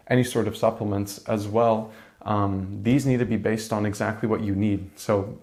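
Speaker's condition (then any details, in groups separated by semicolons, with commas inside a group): No condition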